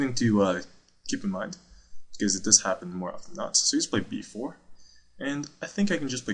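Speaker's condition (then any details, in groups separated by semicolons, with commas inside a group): No condition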